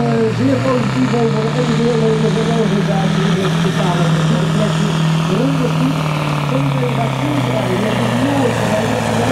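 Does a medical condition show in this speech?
No.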